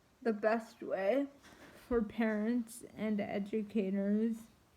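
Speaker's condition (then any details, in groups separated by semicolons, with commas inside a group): Triplegic cerebral palsy; spastic triplegia, from birth, two legs one arm, scoliosis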